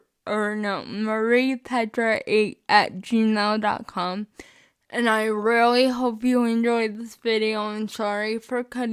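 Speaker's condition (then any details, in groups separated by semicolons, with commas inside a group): Spastic cerebral palsy, mixed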